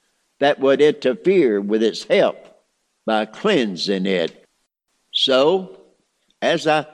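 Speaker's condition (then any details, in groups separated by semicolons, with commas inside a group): No condition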